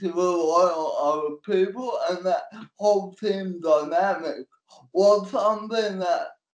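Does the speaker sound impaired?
Yes: cerebral palsy; cerebral palsy since birth, manual wheelchair.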